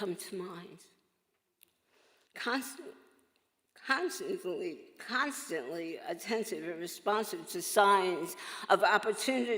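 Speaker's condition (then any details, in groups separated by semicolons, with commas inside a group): Oral cancer survivor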